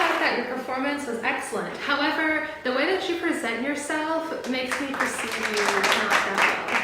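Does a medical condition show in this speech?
No.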